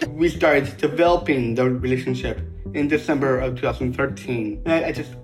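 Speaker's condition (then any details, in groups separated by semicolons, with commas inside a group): Down syndrome; genetic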